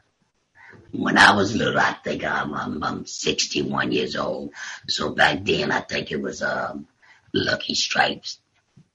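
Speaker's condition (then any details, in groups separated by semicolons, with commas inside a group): Laryngectomy, total laryngectomy; voice deeper and raspy before diagnosis, only one or two words after surgery, improving with therapy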